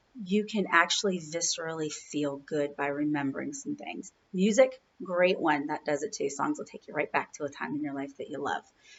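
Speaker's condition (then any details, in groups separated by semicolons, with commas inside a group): No condition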